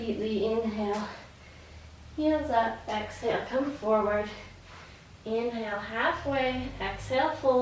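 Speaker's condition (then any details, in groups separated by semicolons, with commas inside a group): No condition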